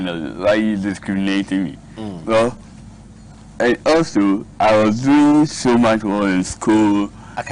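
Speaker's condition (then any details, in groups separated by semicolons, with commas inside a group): Cerebral palsy; speech therapy, speech improved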